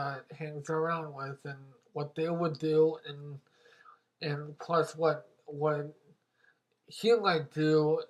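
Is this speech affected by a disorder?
Yes: mobius syndrome.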